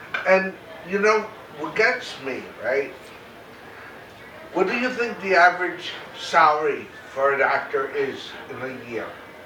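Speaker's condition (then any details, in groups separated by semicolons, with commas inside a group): Cerebral palsy; very mild form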